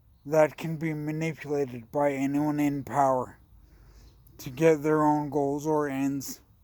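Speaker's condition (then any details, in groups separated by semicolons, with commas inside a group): Traumatic brain injury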